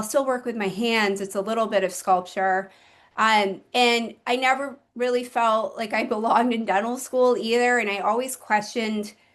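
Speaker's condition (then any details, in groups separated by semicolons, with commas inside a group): No condition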